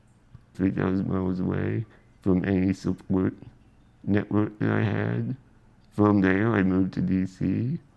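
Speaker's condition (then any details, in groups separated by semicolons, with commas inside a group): Spinal muscular atrophy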